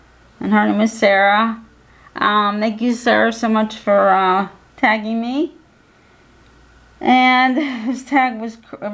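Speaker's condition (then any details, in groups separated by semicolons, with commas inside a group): Cerebral palsy; physical handicap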